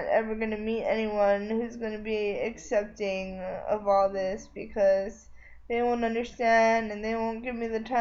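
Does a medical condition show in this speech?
Yes: cerebral palsy.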